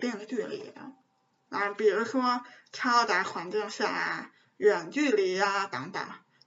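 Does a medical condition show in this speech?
Yes: congenital severe deafness; hearing aids and cochlear implant, relies on visual communication.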